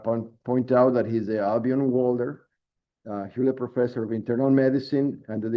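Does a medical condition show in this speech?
No.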